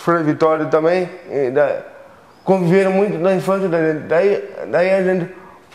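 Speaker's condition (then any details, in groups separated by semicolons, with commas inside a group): Cerebral palsy; from extreme premature birth, physical disability; age 31, near-normal functioning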